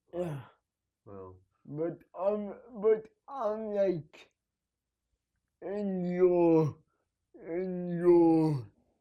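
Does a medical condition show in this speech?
Yes: cerebral palsy; needs help at night.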